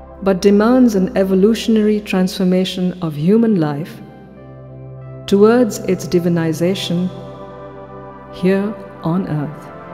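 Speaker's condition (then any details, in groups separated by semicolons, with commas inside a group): No condition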